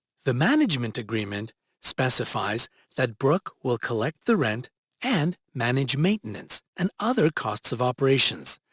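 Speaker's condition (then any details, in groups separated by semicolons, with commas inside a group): No condition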